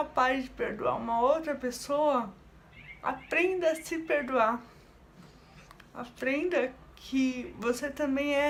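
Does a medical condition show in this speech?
Yes: cerebral palsy.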